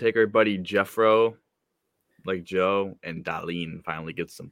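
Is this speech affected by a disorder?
No.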